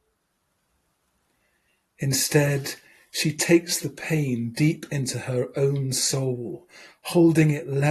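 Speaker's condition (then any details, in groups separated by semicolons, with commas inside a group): No condition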